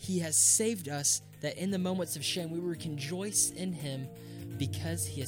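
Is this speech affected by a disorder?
No.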